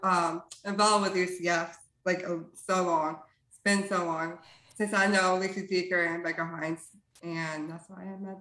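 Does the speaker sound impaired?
Yes: Down syndrome.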